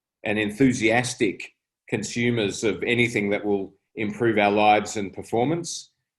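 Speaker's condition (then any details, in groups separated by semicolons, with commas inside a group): No condition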